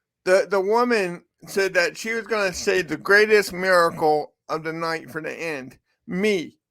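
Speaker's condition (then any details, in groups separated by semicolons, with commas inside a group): Cerebral palsy; from birth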